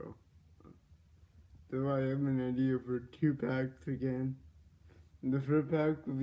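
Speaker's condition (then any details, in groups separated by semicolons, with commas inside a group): Cerebral palsy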